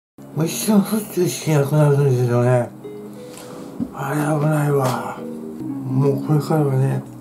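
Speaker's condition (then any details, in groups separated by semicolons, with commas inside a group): Tongue cancer, partial glossectomy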